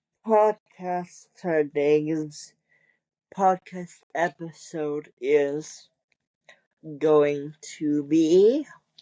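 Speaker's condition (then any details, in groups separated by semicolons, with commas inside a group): Cerebral palsy; wheelchair user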